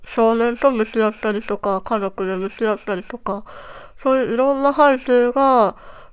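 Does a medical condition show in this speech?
Yes: Treacher Collins syndrome, cleft palate; congenital, underdeveloped cheekbones, jaw and facial bones, incompletely formed ears; may be hard to understand due to cleft palate.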